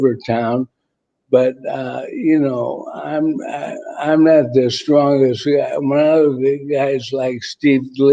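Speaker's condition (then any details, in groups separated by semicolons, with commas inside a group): ALS; voice tires, needs rest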